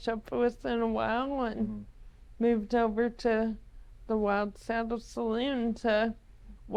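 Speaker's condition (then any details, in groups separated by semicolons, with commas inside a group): ALS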